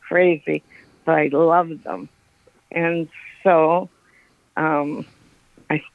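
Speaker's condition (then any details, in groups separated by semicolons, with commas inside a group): Parkinson's; recent onset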